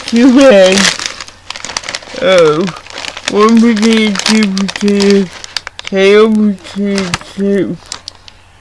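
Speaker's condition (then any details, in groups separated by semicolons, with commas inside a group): Cerebral palsy; slurred speech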